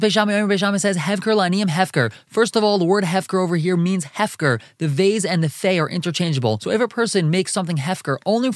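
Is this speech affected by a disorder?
No.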